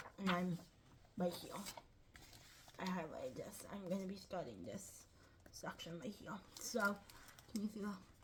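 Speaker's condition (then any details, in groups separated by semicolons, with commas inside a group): Cerebral palsy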